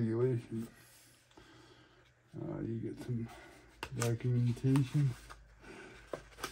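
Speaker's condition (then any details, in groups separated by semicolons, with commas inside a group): Cerebral palsy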